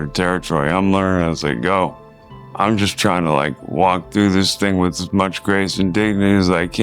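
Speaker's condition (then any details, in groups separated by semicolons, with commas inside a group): ALS; slurred speech, sounds drunk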